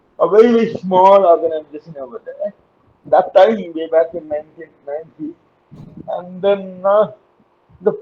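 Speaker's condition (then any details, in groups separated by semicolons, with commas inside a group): Cerebral palsy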